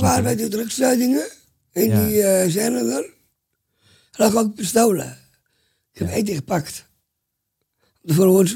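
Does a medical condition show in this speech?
Yes: Down syndrome; congenital, present since birth; speaks well by own and host's account, expresses himself clearly.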